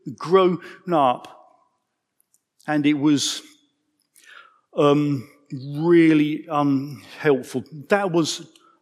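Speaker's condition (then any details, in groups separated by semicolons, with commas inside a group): Stammer; man aged 55; stammer audible in speech; prolonged sounds, blocks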